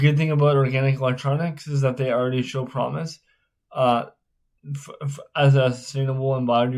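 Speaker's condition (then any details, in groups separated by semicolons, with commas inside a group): Spastic cerebral palsy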